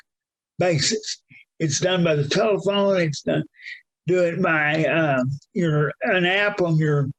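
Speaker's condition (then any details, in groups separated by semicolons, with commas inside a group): Cerebral palsy, severe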